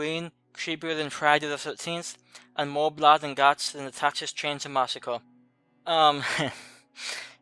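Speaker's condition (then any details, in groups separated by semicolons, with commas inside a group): No condition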